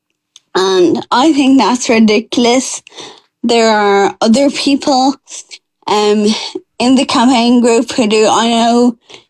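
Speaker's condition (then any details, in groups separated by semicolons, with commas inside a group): Friedreich's ataxia; rare genetic progressive disease, diagnosed at age 13; less progressed than some others with the condition, not yet on Skyclarys, seeking access; speech getting slower and more slurred over time, speaking a major struggle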